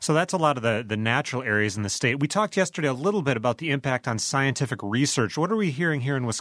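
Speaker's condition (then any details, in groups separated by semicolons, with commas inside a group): No condition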